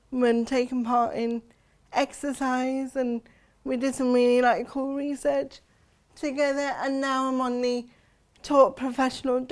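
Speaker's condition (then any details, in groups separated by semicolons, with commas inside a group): Cerebral palsy; since birth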